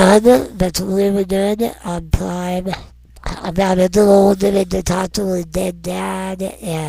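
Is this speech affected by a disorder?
Yes: non-progressive muscular dystrophy.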